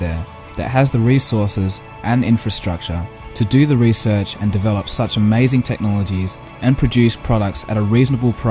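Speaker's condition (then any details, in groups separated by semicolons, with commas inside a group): No condition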